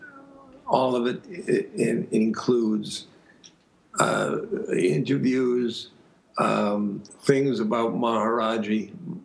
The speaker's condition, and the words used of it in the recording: Aphasia. I think I had aphasia. You can see my speech stops and things like that.